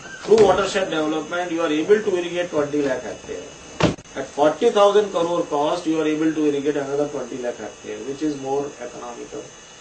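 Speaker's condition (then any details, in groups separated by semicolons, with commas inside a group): No condition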